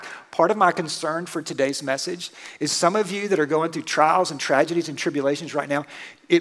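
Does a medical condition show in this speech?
No.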